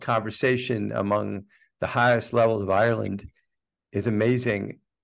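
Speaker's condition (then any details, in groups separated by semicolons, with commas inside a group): No condition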